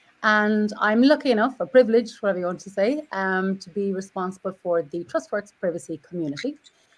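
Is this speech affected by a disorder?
No.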